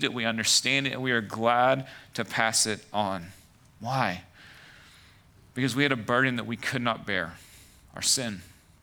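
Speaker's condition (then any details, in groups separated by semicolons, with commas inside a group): No condition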